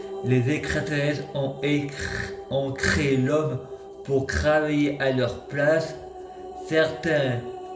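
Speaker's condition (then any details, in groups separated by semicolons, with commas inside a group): Multiple sclerosis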